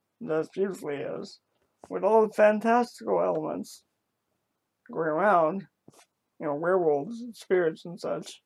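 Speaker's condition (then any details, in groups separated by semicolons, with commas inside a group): Cerebral palsy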